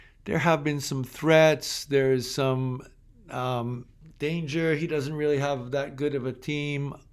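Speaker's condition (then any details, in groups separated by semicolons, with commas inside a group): No condition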